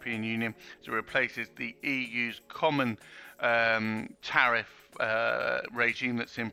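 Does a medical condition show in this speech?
No.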